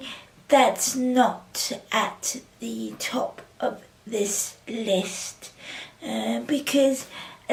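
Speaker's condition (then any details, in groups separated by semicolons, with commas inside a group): Cerebral palsy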